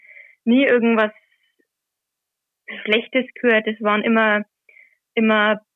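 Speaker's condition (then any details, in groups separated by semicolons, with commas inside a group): Stuttering; covert stuttering, noticed around age 10, hidden until age 21; no longer hiding stuttering, regularly reads gospel or epistle aloud as church lector; reading aloud not stutter-free, anticipates problem words, once hid by word switching and fillers, avoided t-words at school; repeated words, blocks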